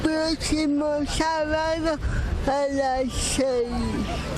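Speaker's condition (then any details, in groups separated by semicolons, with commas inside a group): Cerebral palsy; speaks with difficulty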